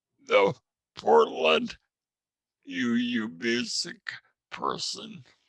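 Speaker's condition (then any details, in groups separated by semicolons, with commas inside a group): Traumatic brain injury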